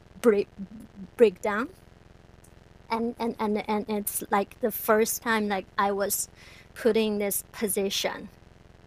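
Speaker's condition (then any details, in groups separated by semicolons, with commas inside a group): Stuttering; concealed first 30 years in China by pretending to be fluent; professional help, stuttering therapy and support groups found via Google, stuttering community; blocks, once total block and silence for two minutes in grad class presentation; repeated sounds, repeated words, prolonged sounds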